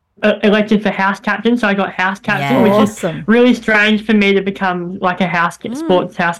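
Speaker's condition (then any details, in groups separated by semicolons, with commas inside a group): Bilateral cleft lip and palate; congenital, first operation at 3 months, many operations, braces before hip-to-mouth bone graft, throat operation, lifelong speech therapy; as child hard to understand, squeaky, very airy, nasal voice, speech hindered drama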